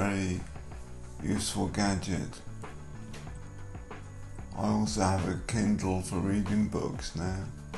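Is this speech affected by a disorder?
Yes: multiple sclerosis; wheelchair; severe, several years.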